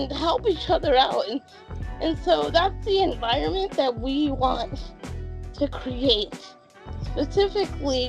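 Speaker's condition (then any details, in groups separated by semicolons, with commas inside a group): Cerebral palsy; birth oxygen deprivation; speech therapy in childhood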